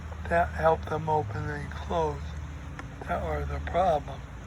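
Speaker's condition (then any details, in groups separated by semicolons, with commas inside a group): ALS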